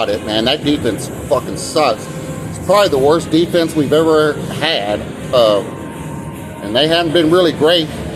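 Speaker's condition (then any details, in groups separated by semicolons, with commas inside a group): No condition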